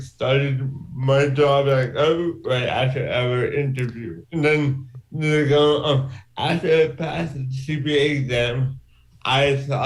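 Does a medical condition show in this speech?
Yes: cerebral palsy; from birth.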